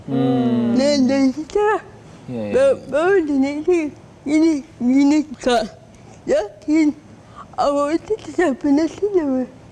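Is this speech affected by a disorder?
Yes: cerebral palsy; walking relatively difficult.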